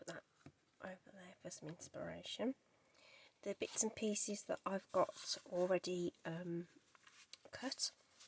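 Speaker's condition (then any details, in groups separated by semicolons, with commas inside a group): No condition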